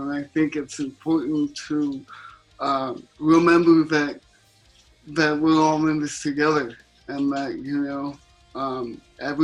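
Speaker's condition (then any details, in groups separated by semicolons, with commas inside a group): Cerebral palsy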